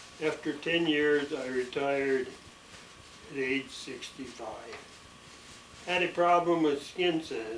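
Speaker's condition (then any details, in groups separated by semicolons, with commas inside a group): ALS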